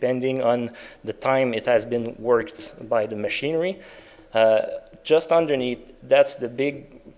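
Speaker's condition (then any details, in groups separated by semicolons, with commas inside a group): No condition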